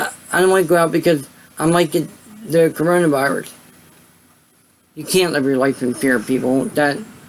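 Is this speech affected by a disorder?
Yes: cerebral palsy; voice sound affected.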